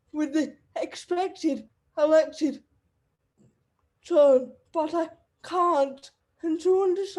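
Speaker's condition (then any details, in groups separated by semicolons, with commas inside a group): Cerebral palsy; wheelchair user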